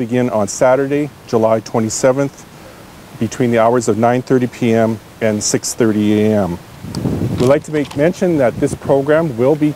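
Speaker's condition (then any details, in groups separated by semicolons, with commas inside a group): No condition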